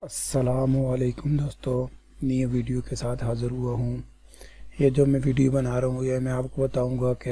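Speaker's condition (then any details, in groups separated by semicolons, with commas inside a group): No condition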